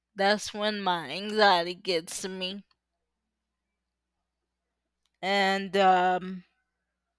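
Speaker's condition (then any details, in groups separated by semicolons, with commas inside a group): Cerebral palsy; uses power wheelchair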